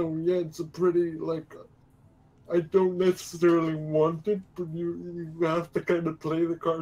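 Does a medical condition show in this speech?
Yes: quadriplegic cerebral palsy.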